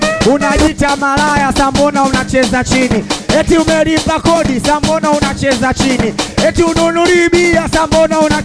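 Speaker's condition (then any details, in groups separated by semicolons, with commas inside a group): No condition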